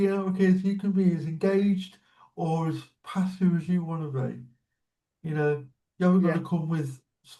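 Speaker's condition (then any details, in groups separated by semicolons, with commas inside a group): Cerebral palsy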